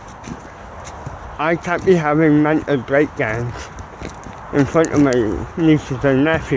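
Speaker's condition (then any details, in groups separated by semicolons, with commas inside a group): Cerebral palsy; mild, ataxic type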